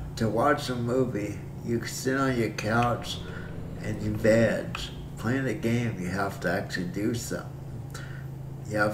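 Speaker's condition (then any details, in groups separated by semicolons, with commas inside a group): Cerebral palsy; breathing fine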